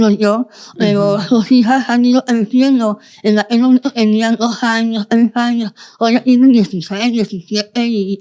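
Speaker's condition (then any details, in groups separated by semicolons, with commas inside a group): Moebius syndrome, congenital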